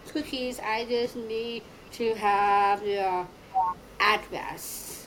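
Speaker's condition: Down syndrome; congenital, present since birth

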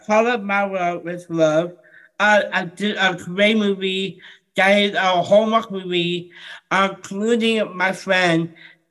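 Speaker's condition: Down syndrome; present from birth

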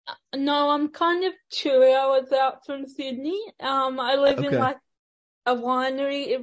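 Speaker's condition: Ataxic cerebral palsy; ambulant wheelchair user

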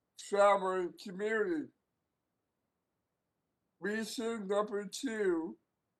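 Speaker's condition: Down syndrome; speaks in concepts

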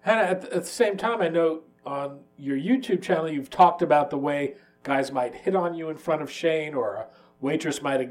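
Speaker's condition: No condition

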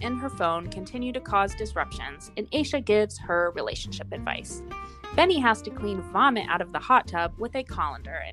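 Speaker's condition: No condition

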